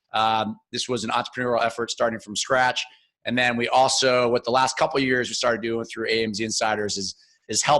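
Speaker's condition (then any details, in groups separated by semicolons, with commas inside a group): No condition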